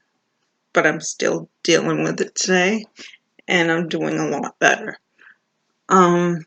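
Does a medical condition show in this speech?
Yes: cerebral palsy.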